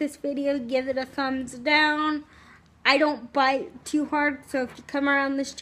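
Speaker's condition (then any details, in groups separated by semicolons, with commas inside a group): Cerebral palsy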